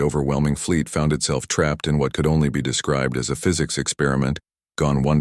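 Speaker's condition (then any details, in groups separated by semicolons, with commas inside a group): No condition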